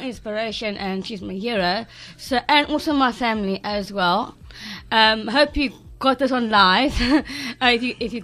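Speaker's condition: Down syndrome; since birth; adult

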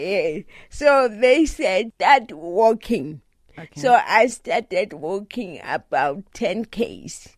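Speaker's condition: Cerebral palsy; doctors said unable to drive, drives so-called normal automatic car

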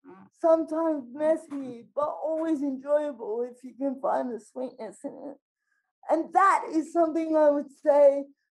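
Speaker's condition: Spastic quadriplegic cerebral palsy

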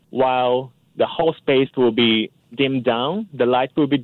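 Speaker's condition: No condition

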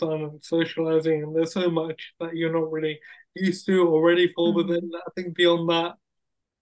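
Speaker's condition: Cerebral palsy; acquired brain injury, wheelchair user

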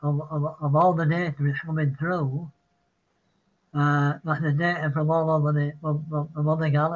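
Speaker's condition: Parkinson's; citing Parkinson's

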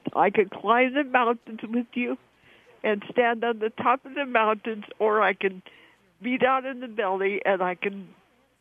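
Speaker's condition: Cerebral palsy; cerebral palsy from birth, born premature at six months, kept in incubator

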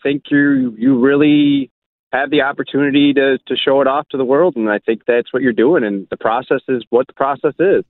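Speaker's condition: No condition

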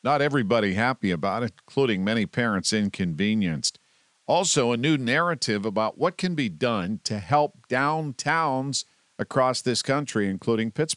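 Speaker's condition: No condition

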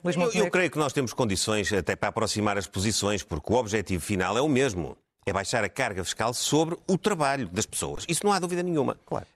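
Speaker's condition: No condition

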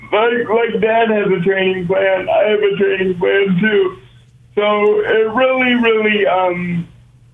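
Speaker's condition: Cerebral palsy; own training plan for Ironman competition in Kona

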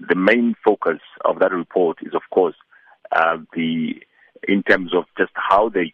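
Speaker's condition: No condition

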